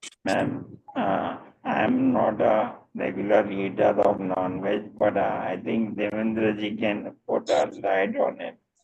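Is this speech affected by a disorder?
Yes: motor neurone disease; voice strong and loud.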